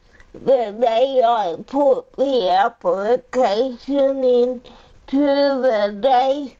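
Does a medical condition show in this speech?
Yes: cerebral palsy; uses a power chair.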